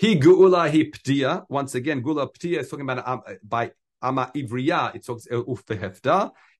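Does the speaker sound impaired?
No.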